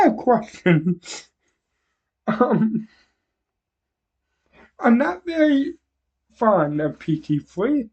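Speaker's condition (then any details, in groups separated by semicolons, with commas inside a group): Cerebral palsy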